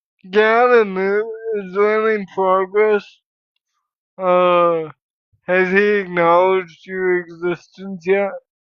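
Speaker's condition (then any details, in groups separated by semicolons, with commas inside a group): Cerebral palsy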